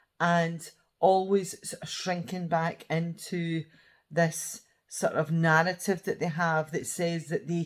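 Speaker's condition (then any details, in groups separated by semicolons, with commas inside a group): No condition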